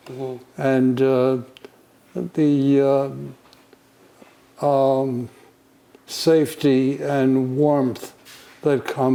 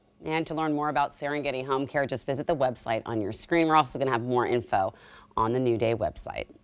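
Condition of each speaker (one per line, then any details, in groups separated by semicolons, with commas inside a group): Traumatic brain injury; fall down stairs; almost two years since injury
No condition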